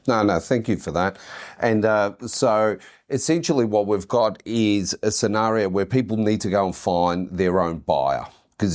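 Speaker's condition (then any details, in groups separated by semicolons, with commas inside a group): No condition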